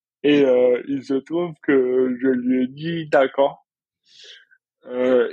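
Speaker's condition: Dystonia; more pain before injection

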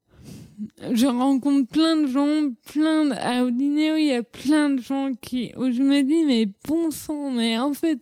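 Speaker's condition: Cerebral palsy; leg surgery around age 14 with several medical errors, atypical gait, childhood speech, psychomotor and physiotherapy

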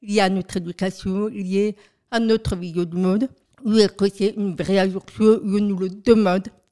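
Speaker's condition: Profound deafness from birth, profound, congenital

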